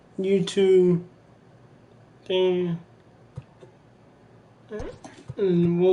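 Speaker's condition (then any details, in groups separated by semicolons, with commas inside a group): Cerebral palsy; from birth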